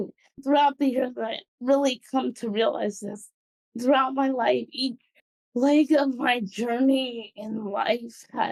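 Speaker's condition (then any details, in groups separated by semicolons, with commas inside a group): Cerebral palsy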